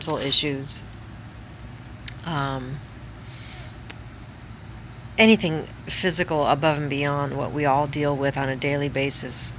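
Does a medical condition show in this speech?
No.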